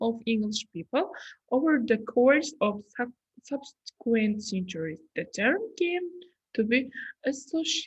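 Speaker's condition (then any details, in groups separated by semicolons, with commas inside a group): No condition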